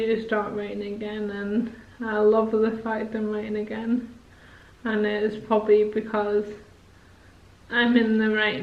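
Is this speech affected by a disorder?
Yes: motor neurone disease; onset in left hand.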